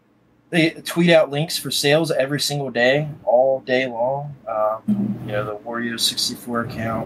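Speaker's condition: No condition

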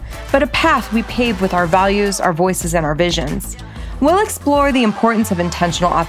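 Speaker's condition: No condition

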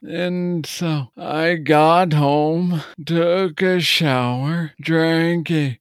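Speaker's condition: Parkinson's disease; young onset

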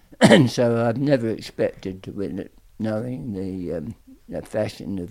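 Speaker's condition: Tongue cancer; aggressive tongue cancer

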